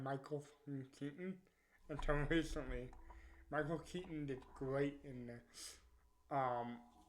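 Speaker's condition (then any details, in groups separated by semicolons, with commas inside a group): Cerebral palsy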